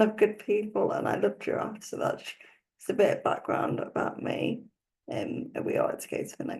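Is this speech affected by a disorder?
Yes: cerebral palsy.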